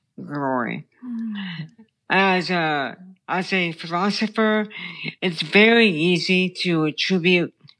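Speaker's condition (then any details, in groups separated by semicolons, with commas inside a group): Brain stem tumor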